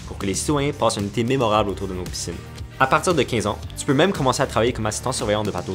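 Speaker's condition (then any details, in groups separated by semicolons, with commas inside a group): No condition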